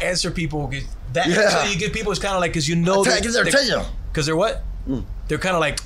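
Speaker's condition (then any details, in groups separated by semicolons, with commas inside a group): No condition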